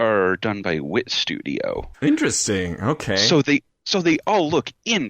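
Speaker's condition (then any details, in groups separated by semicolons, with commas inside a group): No condition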